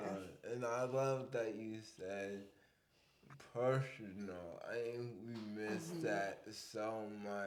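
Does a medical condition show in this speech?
Yes: cerebral palsy.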